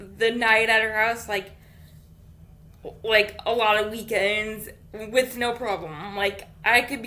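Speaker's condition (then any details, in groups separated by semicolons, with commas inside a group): Cerebral palsy; infant ventilator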